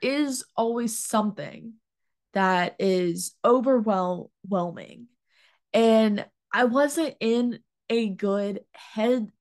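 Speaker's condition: Stuttering; including blocks; more overwhelming than other stuttering, talking exhausting, fear of speaking; repeated sounds, prolonged sounds

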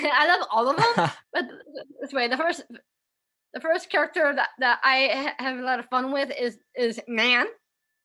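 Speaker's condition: Down syndrome; developmental disability

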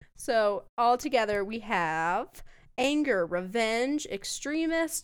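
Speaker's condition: No condition

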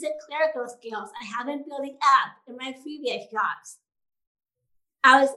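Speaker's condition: Down syndrome

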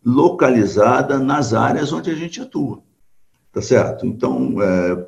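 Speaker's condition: No condition

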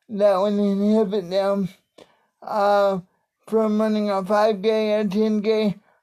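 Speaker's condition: Cerebral palsy; wheelchair user

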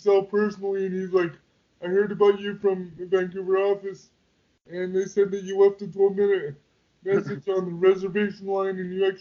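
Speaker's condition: Quadriplegic cerebral palsy; wheelchair user

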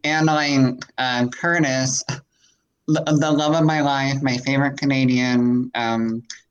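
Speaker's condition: Cleft palate; congenital cleft palate

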